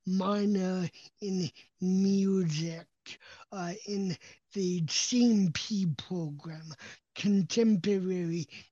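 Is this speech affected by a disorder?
Yes: cerebral palsy; speech impediment likened to a different accent, recognizable cp accent, calm voice, sometimes assumed drunk.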